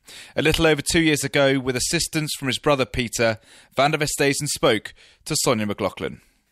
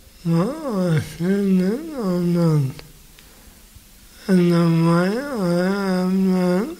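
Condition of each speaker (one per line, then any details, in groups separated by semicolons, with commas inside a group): No condition
Motor neurone disease; terminal, last years of life; difficulty speaking clearly, needs interpreter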